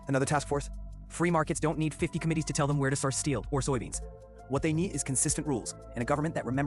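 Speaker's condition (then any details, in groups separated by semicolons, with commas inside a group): No condition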